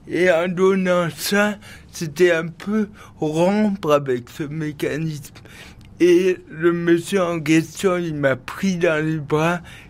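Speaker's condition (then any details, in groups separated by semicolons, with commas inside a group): Cerebral palsy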